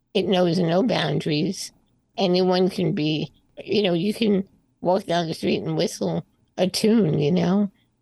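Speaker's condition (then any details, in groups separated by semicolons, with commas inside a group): Spinal muscular atrophy type 2; from birth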